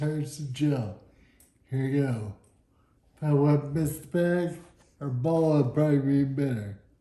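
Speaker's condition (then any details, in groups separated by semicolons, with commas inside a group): Friedreich's ataxia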